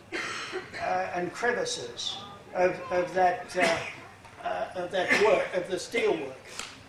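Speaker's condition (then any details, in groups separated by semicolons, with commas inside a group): No condition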